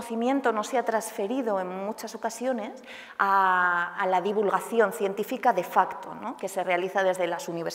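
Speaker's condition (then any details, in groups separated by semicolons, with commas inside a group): No condition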